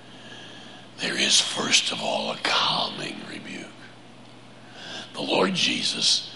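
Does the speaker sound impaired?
Yes: laryngeal cancer; PET scans.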